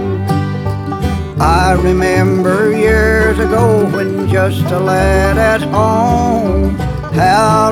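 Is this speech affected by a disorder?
No.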